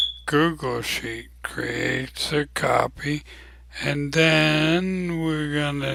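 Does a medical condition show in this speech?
Yes: ALS; abnormally slow voice.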